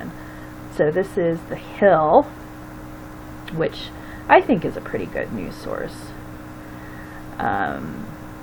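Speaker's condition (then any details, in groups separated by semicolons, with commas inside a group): No condition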